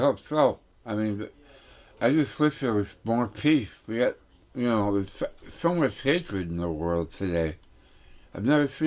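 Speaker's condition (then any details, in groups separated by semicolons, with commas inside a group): Tongue cancer; tongue burns when food touches it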